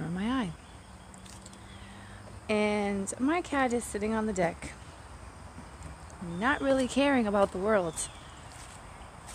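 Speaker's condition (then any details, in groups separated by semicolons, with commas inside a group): No condition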